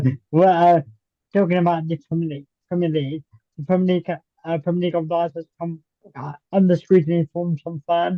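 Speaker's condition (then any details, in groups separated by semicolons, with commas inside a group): Cerebral palsy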